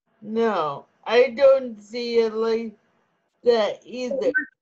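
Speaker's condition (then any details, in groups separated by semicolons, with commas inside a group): Cerebral palsy, spastic ataxic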